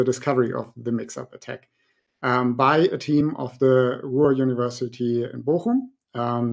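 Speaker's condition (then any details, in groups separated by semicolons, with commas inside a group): No condition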